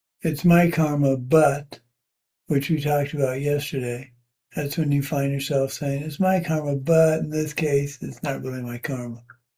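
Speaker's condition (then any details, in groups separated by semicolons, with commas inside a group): Parkinson's; tremor varies day to day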